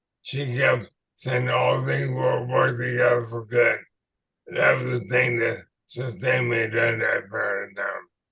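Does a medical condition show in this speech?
Yes: ALS/MND.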